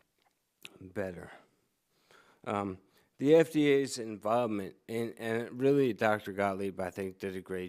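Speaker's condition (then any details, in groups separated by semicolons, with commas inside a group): ALS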